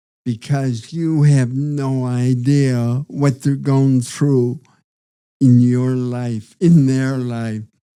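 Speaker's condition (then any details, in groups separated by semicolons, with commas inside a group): Parkinson's disease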